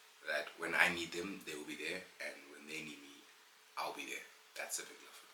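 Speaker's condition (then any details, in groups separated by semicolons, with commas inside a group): No condition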